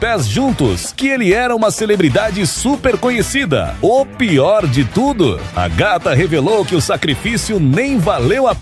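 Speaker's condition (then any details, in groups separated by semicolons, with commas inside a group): No condition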